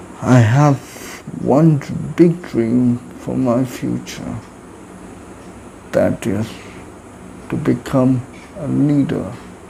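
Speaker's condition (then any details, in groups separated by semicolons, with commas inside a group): Cerebral palsy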